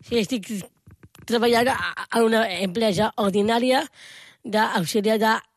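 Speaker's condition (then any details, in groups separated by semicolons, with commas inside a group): Down syndrome; intellectual disability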